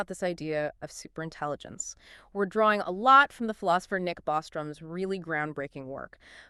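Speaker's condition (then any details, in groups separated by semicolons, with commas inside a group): No condition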